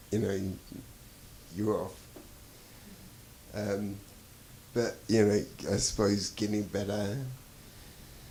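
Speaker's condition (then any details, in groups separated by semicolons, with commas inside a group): Traumatic brain injury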